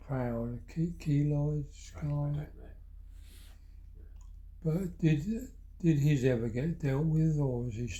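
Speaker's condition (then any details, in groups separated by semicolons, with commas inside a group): Parkinson's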